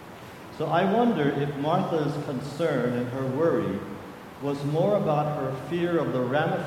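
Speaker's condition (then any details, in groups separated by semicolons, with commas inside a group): No condition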